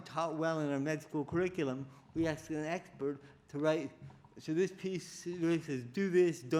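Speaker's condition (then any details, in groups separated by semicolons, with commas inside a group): Cerebral palsy; diagnosed at age four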